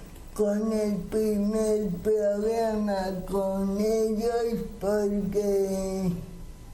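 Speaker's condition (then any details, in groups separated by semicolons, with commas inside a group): Cerebral palsy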